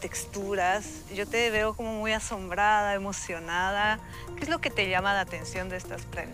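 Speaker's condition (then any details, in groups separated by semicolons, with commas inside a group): No condition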